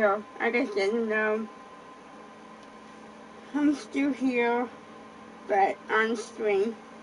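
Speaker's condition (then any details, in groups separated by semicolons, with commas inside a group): Cerebral palsy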